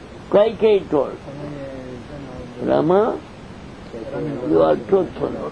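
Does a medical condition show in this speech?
Yes: deafness; cannot hear audience questions.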